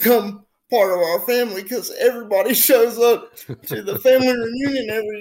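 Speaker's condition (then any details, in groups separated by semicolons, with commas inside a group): Spastic quadriplegic cerebral palsy; from birth, fully wheelchair bound, cannot move self, affects muscle tone; daily stretching to keep muscles from getting too tight, age 25; speech sometimes affected if not careful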